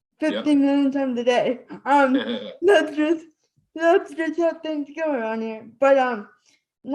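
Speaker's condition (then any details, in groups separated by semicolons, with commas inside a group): Spastic cerebral palsy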